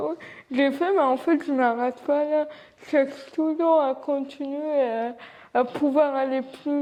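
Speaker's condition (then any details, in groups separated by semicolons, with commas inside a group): Cerebral palsy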